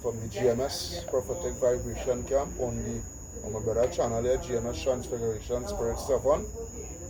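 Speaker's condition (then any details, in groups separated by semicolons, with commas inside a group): No condition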